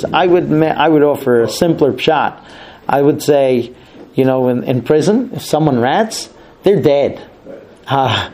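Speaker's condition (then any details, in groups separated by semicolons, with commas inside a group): No condition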